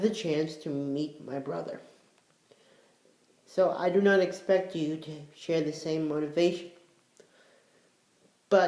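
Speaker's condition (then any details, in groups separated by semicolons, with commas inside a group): Cerebral palsy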